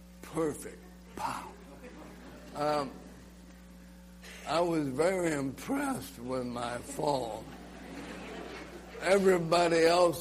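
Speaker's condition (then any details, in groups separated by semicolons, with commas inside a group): ALS; diagnosed last summer, end of life approaching, muscles quickly stopping working, legs affected, drops things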